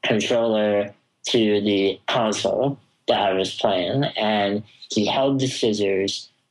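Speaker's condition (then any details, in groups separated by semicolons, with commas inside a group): Spinal muscular atrophy; congenital progressive wasting, never walked, crawled or sat unassisted, wheelchair from age 2, little limb control; jaw and tongue weakness affects speech, sounds mumbly, sometimes difficult to understand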